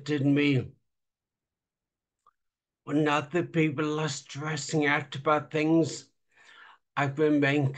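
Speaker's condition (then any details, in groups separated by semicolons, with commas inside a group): Traumatic brain injury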